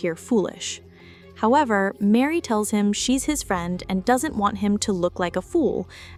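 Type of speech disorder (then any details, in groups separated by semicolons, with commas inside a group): None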